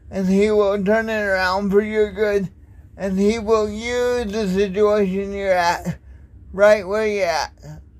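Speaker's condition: Cerebral palsy

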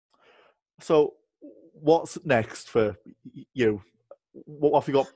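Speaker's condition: Stammering; self-described proud recovering stammerer, stammering activist; worried speech might be awful in this interview; prolonged sounds

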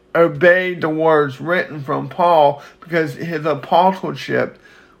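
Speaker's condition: Cerebral palsy

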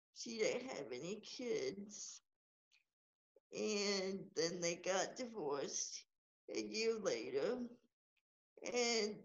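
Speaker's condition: Cerebral palsy; age 32, wheelchair user

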